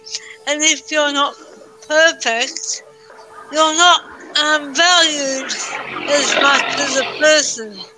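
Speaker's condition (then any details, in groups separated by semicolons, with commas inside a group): Cerebral palsy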